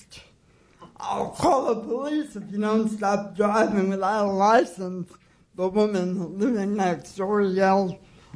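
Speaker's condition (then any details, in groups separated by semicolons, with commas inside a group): Cerebral palsy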